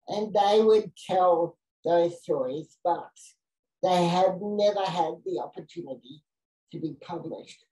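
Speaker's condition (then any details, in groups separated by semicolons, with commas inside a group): Cerebral palsy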